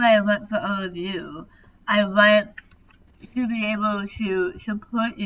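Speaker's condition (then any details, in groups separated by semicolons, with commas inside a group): Tongue cancer surgery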